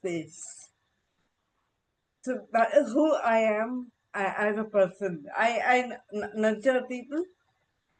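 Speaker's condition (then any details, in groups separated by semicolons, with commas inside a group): Encephalitis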